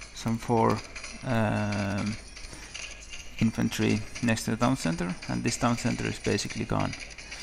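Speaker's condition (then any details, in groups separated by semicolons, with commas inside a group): No condition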